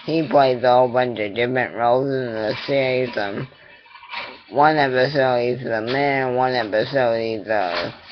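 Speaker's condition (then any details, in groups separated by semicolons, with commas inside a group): Cerebral palsy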